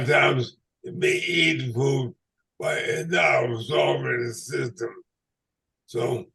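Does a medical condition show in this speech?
Yes: ALS/MND.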